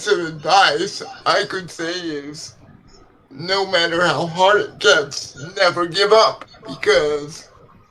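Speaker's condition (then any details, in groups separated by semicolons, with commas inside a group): Cerebral palsy; legs affected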